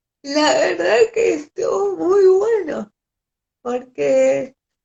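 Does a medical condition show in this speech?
Yes: cerebral palsy.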